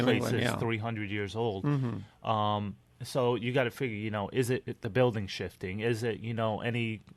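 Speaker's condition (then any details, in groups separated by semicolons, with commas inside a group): No condition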